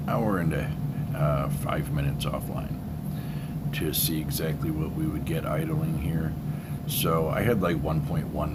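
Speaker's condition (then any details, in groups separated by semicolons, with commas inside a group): No condition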